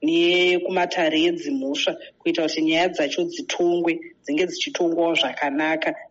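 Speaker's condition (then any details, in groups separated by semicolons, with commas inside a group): No condition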